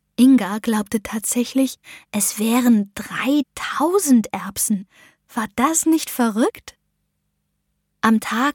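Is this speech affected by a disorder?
No.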